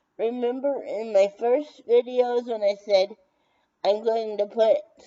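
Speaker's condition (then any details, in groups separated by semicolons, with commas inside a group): Brain injury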